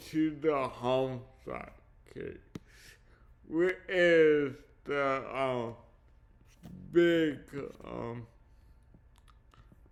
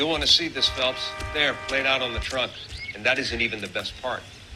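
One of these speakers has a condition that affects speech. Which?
The first: cerebral palsy; speech impairment from condition.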